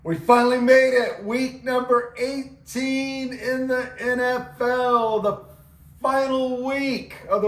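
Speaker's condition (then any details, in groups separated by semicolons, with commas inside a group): No condition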